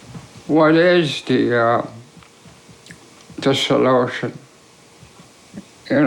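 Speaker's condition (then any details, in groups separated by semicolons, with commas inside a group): ALS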